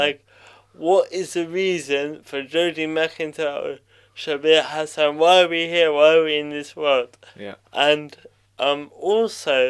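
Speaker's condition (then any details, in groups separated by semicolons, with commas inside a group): Cerebral palsy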